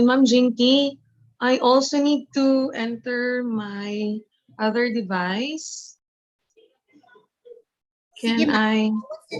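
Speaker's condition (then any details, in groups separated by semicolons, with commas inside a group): No condition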